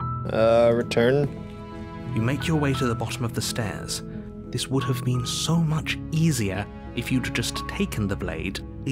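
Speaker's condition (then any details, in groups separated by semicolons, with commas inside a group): No condition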